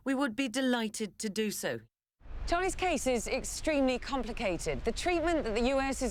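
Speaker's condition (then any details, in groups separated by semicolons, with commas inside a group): No condition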